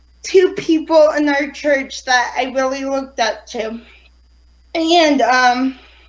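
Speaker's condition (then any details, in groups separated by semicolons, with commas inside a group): Cerebral palsy; affects fine motor skills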